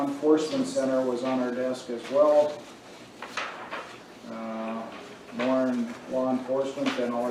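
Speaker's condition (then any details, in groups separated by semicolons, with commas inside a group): No condition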